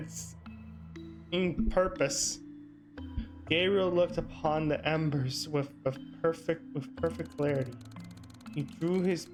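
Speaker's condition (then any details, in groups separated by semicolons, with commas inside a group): No condition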